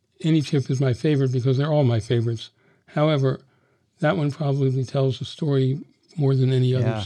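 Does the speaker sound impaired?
Yes: Parkinson's disease; Parkinson's disease diagnosed at age 62; Parkinson's progressing rapidly, fatal a few months after recording.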